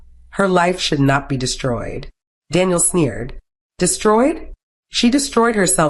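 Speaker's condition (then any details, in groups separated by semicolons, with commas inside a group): No condition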